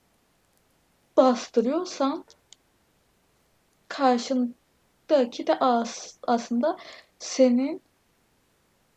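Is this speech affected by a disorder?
Yes: stuttering; other stutterers in family, attends stuttering self-help groups; stuttering a lot during recording; frequent part-word and syllable repetitions, fillers, heavy stuttering; here repeated sounds, blocks.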